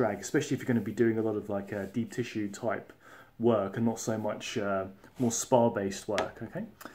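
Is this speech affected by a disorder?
No.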